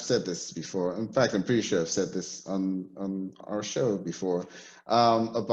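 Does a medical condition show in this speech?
No.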